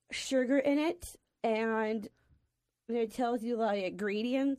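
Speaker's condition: Down syndrome

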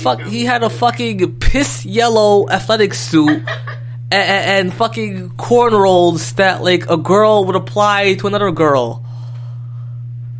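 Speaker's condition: No condition

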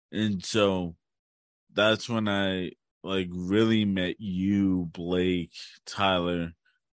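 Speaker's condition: Cerebral palsy; since birth

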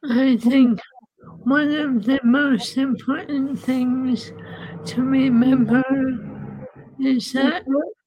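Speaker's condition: ALS; voice has obviously changed, once thought unable to sing, singing helps speaking and breathing

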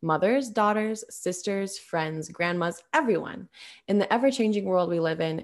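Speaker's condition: No condition

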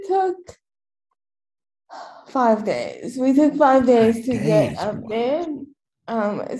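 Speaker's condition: Cerebral palsy; quadriplegic

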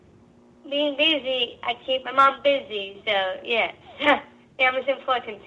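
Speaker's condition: Down syndrome; occupational therapy from 2 months

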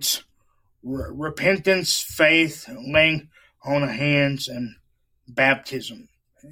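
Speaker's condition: Cerebral palsy; wheelchair user

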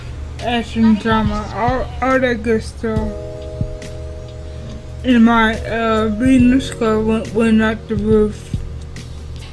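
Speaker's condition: Cerebral palsy; wheelchair user

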